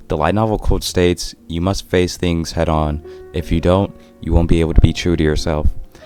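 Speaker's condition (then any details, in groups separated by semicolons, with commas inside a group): No condition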